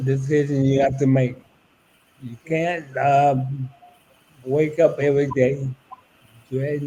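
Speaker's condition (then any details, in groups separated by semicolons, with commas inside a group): ALS; about eight years since diagnosis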